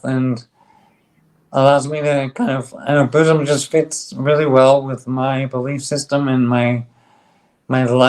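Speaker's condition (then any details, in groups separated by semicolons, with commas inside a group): ALS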